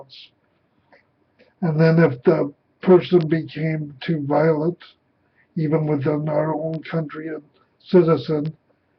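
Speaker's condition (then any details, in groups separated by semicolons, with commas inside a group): Cerebral palsy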